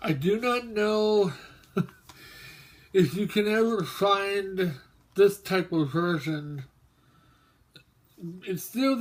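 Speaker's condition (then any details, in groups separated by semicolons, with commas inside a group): Mobius syndrome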